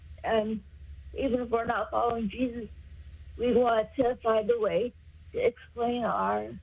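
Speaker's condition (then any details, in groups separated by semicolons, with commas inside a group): Cerebral palsy; 56 years since onset, uses power wheelchair, needs assistance with most daily activities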